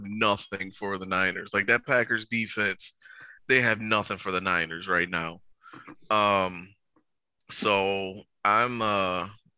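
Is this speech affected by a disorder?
No.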